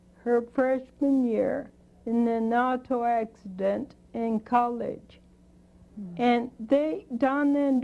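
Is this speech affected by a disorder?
Yes: spinocerebellar degeneration.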